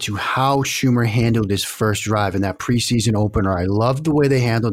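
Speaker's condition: No condition

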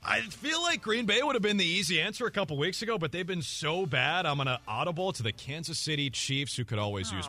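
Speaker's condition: No condition

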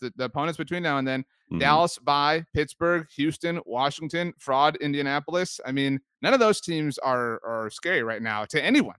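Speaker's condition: No condition

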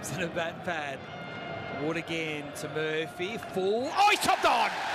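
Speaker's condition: No condition

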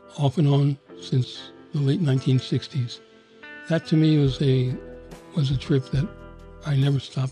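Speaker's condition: Parkinson's; Parkinson's diagnosed at age 62, died a few months after recording; progressing rapidly, body failing during travel in Spain and Cuba, no longer able to travel

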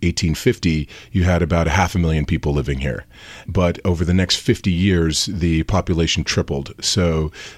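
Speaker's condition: No condition

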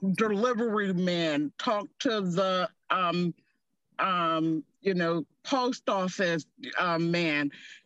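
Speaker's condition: Aphasia; speech therapy, therapist advised talking to people like delivery man, gradual improvement; talks slower than before aphasia, frequent um fillers, plans out words before speaking

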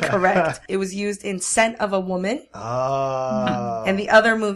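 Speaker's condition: No condition

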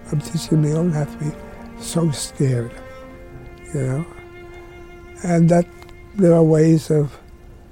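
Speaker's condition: Lou Gehrig's disease; terminal; dying, heard in archival clip; speech difficult but still possible, able to speak until nearly the end

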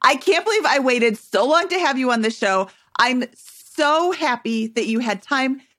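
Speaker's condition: No condition

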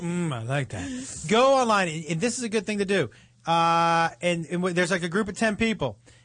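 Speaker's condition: No condition

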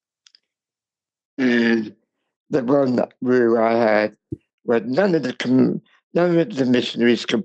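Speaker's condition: Cerebral palsy; second-hand manual wheelchair from friend

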